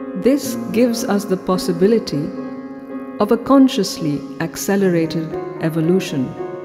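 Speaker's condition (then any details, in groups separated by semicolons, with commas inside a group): No condition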